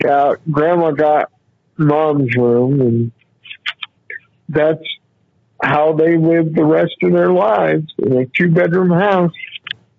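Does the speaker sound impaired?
Yes: cerebral palsy; constant staggering walk.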